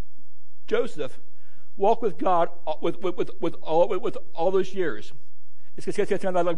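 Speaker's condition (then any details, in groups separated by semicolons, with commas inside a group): Stuttering; more stuttering tonight, tired, feels an hour later after watch not set back; repeated sounds, repeated words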